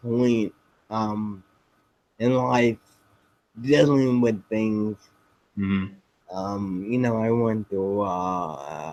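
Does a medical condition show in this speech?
Yes: spinocerebellar ataxia type 7, SCA7; speech.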